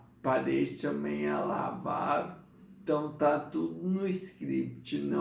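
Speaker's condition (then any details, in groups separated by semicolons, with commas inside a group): Multiple sclerosis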